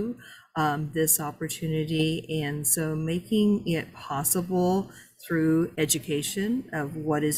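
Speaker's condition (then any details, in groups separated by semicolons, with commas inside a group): No condition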